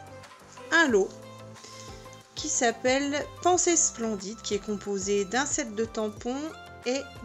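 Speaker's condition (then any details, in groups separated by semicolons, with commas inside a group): No condition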